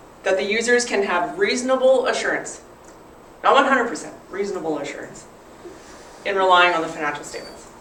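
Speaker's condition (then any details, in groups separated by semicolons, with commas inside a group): No condition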